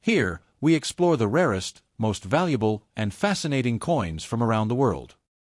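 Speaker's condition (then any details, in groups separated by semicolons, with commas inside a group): No condition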